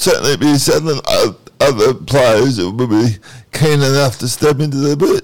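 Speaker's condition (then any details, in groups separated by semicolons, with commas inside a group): Cerebral palsy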